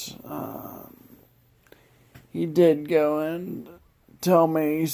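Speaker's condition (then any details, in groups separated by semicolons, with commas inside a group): Multiple sclerosis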